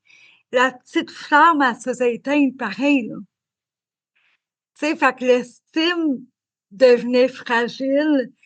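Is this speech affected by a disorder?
Yes: cerebral palsy; spastic diplegic.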